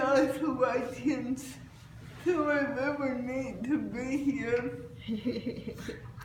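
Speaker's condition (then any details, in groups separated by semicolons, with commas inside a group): Cerebral palsy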